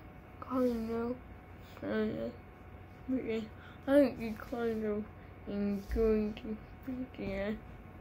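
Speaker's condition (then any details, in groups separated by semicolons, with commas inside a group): Cerebral palsy; from birth, delivery timing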